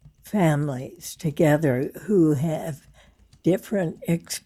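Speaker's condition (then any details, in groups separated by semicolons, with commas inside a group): Spasmodic dysphonia; still receiving Botox injections into vocal cords about twice a year to keep voice going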